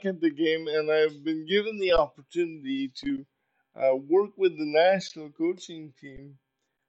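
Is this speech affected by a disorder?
Yes: cerebral palsy; uses power wheelchair.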